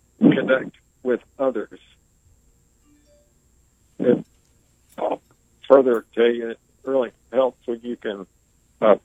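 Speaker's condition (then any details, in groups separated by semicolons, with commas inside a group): ALS; diagnosed nearly 20 years ago; able to speak, clearly communicates, slower pace due to ventilator breathing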